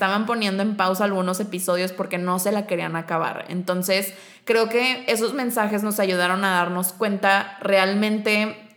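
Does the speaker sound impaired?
No.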